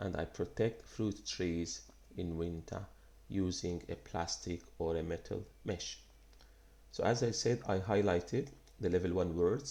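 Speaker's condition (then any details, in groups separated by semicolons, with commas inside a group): No condition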